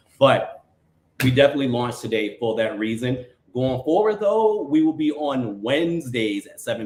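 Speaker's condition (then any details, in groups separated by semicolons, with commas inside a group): No condition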